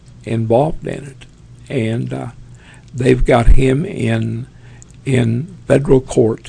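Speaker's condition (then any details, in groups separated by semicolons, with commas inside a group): Parkinson's; tremors as early symptom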